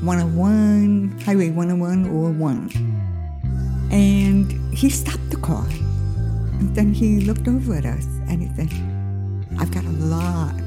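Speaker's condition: Deafness

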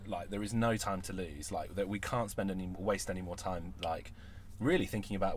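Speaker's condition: No condition

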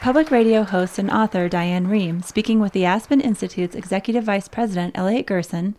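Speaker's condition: No condition

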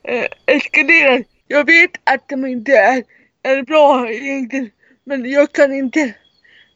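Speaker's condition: Cerebral palsy; severe, wheelchair user

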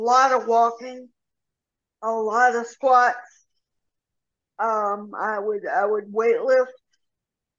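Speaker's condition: Cerebral palsy; steel mace and steel club training, walking while pushing grocery cart

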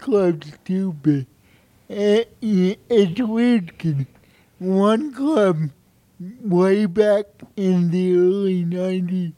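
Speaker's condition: Cerebral palsy; no medication

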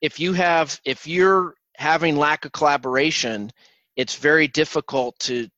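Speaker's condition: No condition

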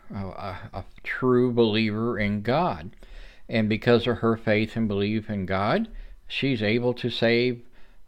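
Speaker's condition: No condition

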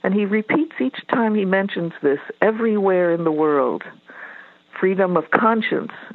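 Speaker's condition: No condition

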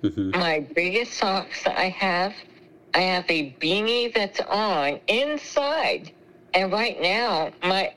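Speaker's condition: Spinal muscular atrophy; congenital, ventilator

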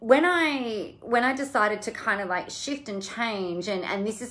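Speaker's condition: No condition

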